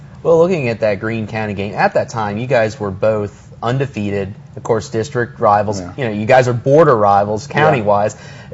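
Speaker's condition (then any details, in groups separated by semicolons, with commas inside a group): No condition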